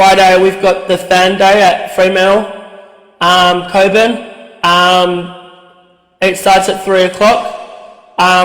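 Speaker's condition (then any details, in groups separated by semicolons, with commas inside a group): No condition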